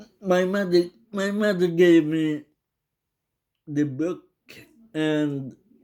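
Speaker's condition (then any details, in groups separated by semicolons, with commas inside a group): Cerebral palsy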